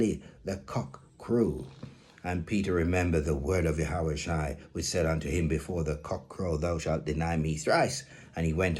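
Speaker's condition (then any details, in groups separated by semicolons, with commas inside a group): No condition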